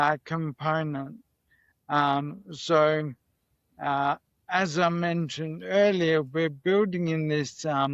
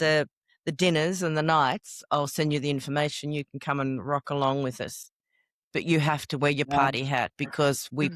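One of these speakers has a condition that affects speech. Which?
The first: MND; clonus causing leg shaking; voice may sound shaky from clonus.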